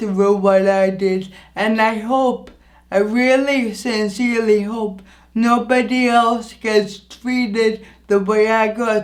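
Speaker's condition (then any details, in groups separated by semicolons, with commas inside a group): Anoxic brain injury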